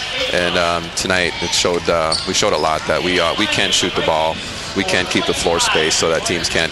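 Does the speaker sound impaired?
No.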